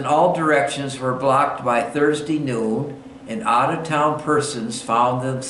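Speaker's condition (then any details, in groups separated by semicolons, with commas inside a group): No condition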